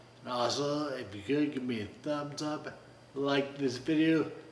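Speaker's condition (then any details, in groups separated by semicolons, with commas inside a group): Friedreich's ataxia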